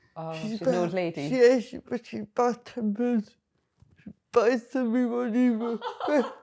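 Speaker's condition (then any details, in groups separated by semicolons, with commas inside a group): Cerebral palsy; involuntary movements, wheelchair user; speech not always understood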